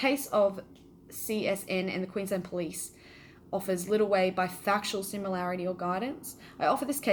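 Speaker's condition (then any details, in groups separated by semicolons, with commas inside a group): No condition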